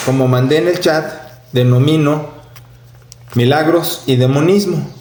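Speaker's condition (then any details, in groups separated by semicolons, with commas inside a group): No condition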